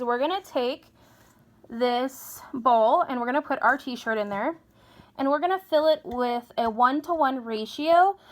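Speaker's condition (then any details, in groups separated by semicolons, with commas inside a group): No condition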